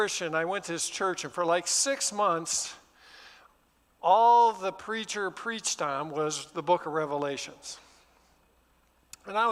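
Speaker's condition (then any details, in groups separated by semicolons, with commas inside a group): No condition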